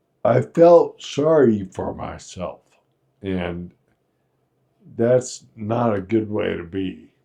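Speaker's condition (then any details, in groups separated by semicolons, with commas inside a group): Friedreich's ataxia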